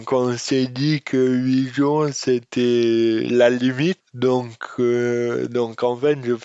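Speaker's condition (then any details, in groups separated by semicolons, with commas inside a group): Dystonia; speech disorder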